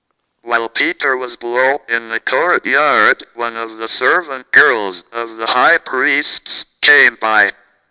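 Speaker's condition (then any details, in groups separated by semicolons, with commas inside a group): Cerebral palsy, speech-generating device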